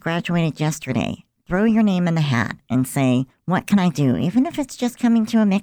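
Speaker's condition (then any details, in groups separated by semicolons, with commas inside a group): Cleft lip and palate; congenital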